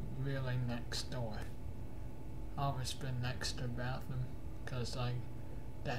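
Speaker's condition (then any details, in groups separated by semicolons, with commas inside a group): Cerebral palsy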